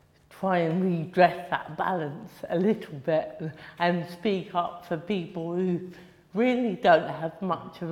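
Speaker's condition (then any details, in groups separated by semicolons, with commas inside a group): Cerebral palsy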